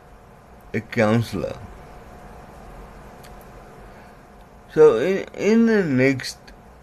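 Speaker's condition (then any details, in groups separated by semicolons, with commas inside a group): Cerebral palsy; myasthenia gravis muscle fatigue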